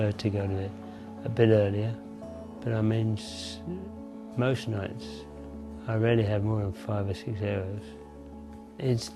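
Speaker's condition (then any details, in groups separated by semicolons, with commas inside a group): Parkinson's disease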